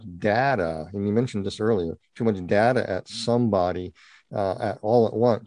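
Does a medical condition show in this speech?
Yes: partial cleft palate; congenital, present from birth, held back a school year because of it.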